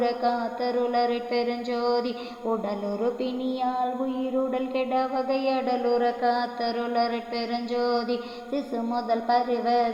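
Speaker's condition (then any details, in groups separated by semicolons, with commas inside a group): No condition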